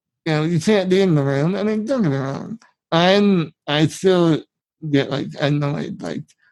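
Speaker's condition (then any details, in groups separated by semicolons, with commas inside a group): Spinal muscular atrophy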